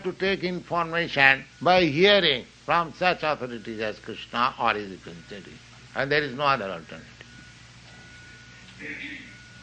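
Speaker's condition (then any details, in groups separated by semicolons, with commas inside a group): No condition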